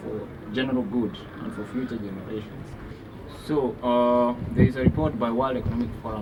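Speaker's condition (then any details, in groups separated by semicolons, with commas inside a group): No condition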